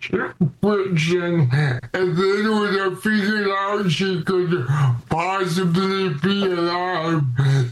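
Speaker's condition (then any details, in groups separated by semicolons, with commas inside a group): Cerebral palsy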